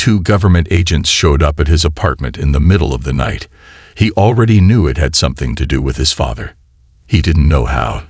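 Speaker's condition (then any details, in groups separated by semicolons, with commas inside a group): No condition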